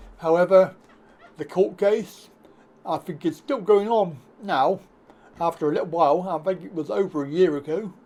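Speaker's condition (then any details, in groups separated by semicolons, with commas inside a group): Cerebral palsy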